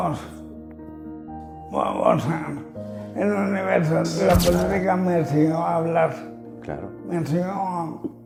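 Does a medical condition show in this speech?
Yes: amyotrophic lateral sclerosis (ela); slow-progressing form.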